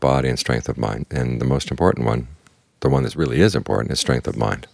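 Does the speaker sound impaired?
No.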